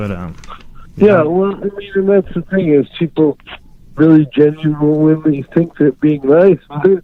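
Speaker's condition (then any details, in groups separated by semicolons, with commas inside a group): Cerebral palsy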